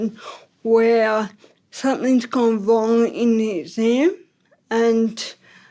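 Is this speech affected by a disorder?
Yes: ataxic cerebral palsy.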